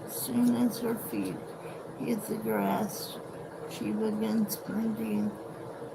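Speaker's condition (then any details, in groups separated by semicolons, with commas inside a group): Cerebral palsy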